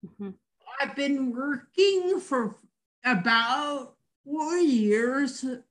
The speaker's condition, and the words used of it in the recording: Dysarthria. Like my dysarthria is about relearning how to talk.